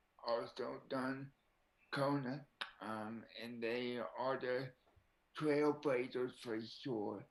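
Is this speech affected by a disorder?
Yes: cerebral palsy.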